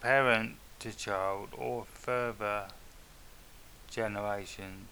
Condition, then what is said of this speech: Multiple sclerosis. It's not fatigue, I ain't got fatigue per se, but my eyes are really struggling today, so I'm slowing down to read it all.